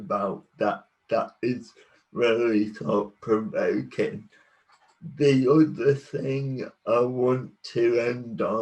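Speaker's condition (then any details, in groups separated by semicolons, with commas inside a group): Cerebral palsy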